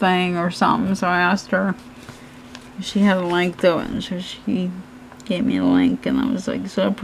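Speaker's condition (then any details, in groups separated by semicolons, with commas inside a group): Cerebral palsy; hands affected, shaking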